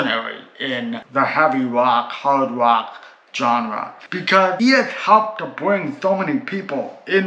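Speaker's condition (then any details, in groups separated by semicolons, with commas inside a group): Cerebral palsy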